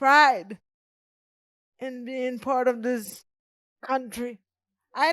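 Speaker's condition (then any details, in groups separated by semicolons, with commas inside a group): Cerebral palsy; present from birth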